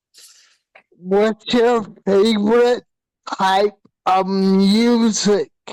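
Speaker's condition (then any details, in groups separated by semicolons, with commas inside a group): Hydrocephalus with shunt failure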